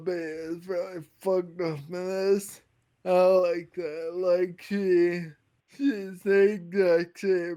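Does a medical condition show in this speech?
Yes: Friedreich's ataxia.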